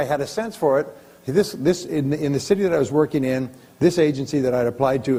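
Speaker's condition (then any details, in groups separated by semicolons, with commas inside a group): No condition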